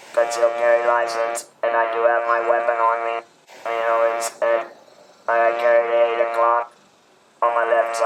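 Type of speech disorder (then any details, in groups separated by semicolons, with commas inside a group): Electrolarynx speech; laryngectomy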